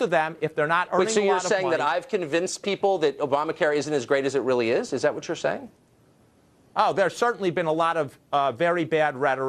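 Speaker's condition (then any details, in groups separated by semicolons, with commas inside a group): No condition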